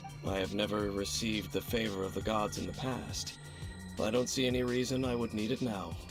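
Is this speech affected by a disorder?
No.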